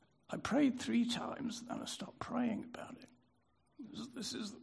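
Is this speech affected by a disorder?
Yes: spasmodic dysphonia; catch in voice, lost resonance, speaking hard, easier with use but tires, lost three-octave singing range.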